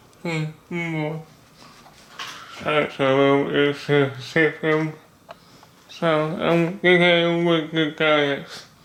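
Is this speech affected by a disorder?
Yes: cerebral palsy; speech disability.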